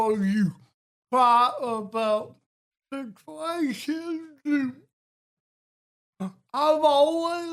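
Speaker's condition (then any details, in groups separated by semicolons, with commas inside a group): Cerebral palsy; speech impediment, often hard to understand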